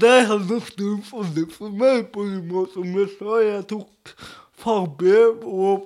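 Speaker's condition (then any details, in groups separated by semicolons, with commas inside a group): Cerebral palsy; speech difficulties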